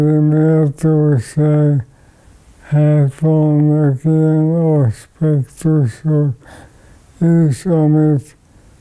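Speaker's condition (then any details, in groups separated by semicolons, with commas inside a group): ALS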